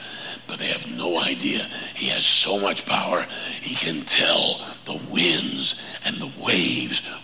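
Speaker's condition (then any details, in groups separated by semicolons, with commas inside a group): Laryngeal cancer; no spread on MRI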